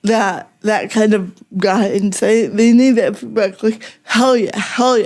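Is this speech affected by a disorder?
Yes: cerebral palsy; speech most affected.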